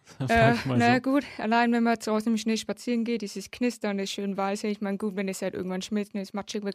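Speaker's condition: Hard of hearing since birth, congenital, cochlear implant, severe; left cochlear implant held by magnet

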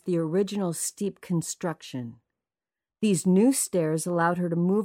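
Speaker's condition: No condition

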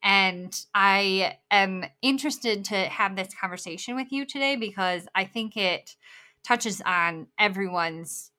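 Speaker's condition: Bilateral cleft lip and palate

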